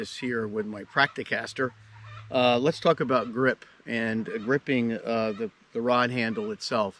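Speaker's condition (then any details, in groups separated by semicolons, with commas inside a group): No condition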